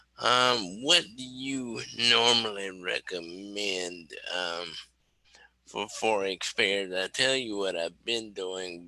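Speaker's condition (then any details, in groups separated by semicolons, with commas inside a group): Cerebral palsy; wheelchair user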